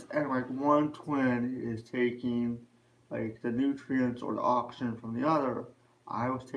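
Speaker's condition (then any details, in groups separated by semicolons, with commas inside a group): Spastic quadriplegic cerebral palsy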